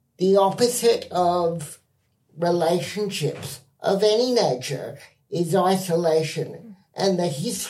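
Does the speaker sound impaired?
Yes: cerebral palsy; spastic quadriplegia, physical disability.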